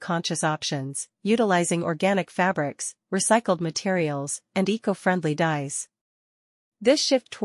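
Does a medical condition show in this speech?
No.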